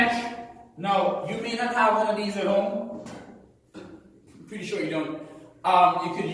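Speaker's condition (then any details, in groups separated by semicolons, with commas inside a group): No condition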